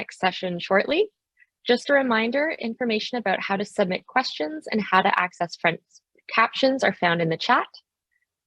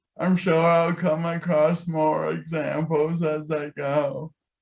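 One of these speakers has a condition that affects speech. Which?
The second: cerebral palsy.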